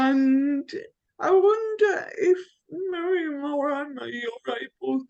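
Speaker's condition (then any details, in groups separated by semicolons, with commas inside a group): Cerebral palsy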